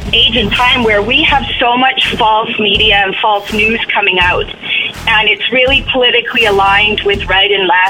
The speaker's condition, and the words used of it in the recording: None; typical speech.